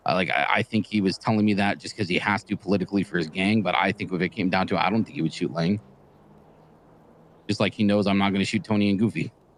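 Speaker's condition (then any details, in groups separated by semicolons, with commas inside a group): No condition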